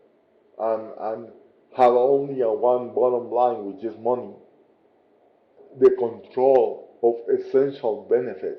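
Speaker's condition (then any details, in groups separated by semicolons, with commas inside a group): Cerebral palsy; since birth, dynamic muscle tension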